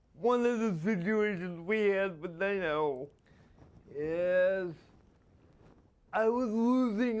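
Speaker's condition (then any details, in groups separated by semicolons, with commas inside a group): Spastic quadriplegia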